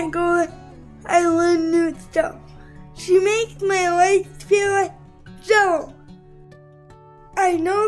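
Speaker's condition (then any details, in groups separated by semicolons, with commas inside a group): Cerebral palsy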